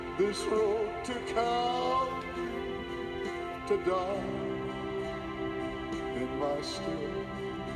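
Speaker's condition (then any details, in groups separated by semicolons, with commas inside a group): No condition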